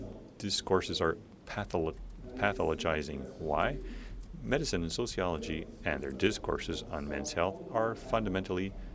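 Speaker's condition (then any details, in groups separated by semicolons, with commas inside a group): No condition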